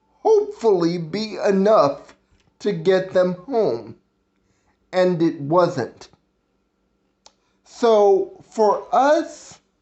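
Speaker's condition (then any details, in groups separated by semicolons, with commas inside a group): Cerebral palsy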